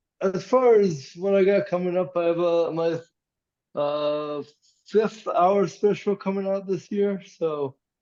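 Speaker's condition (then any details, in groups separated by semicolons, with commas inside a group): Cerebral palsy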